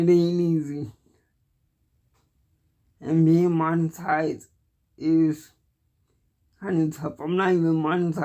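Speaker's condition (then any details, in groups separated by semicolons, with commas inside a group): Cerebral palsy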